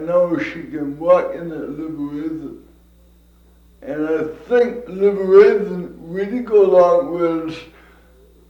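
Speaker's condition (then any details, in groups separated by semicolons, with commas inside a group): Cerebral palsy; from birth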